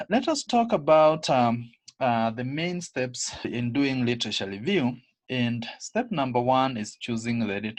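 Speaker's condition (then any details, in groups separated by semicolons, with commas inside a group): No condition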